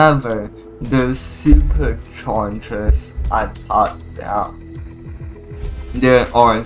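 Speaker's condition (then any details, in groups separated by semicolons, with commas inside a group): Cerebral palsy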